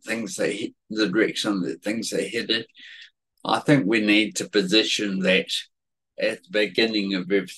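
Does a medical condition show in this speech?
Yes: cerebellar atrophy, genetic; speech affected, worse with tiredness or stress, worse today than usual.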